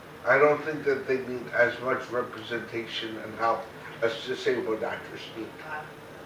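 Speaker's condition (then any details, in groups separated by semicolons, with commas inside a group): Cerebral palsy, mild; mainly affects speech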